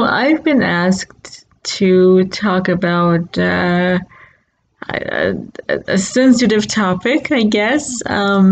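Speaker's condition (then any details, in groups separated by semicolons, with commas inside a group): Cerebral palsy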